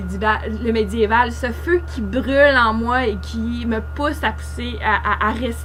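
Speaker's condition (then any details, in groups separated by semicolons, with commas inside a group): No condition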